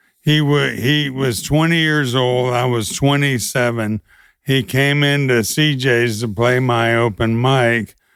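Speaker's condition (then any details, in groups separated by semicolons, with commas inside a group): ALS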